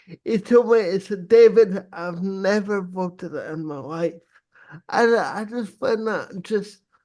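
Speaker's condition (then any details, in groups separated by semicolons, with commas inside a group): Cerebral palsy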